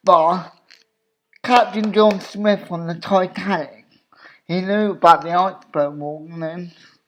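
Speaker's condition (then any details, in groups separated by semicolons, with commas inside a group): Cerebral palsy; obvious speech impediment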